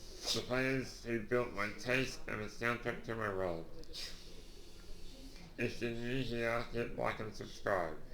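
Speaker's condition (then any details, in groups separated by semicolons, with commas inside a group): Duchenne muscular dystrophy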